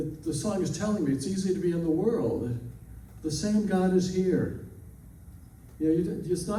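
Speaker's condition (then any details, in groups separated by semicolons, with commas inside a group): No condition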